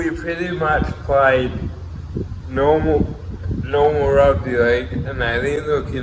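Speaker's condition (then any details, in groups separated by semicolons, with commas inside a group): Cerebral palsy; from birth, tight muscles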